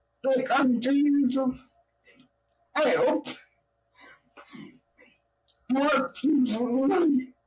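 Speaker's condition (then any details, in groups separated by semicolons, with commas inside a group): Cerebral palsy; own voice needs subtitles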